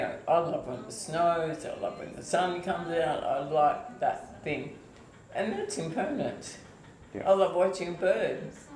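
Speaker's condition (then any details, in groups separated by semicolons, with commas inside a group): ALS/MND; onset foot drop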